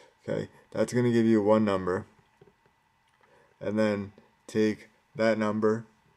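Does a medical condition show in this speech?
Yes: cerebral palsy, spastic.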